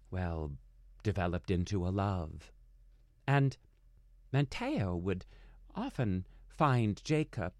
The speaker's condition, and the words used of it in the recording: None; typical speech.